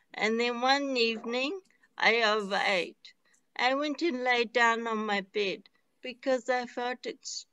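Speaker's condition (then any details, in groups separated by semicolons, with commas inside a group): Traumatic brain injury; relearned talking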